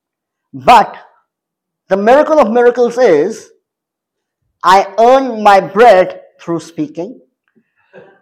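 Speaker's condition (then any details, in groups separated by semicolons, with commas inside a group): Cleft palate; speaks two or three languages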